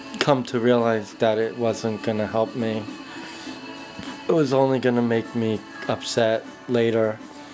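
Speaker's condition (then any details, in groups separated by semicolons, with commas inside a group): No condition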